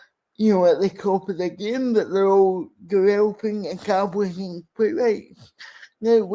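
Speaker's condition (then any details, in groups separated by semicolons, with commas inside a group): Cerebral palsy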